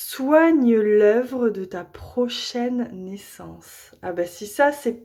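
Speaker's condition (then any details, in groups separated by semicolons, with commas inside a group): No condition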